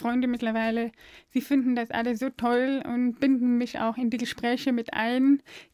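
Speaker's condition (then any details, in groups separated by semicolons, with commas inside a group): Deafness; deaf since birth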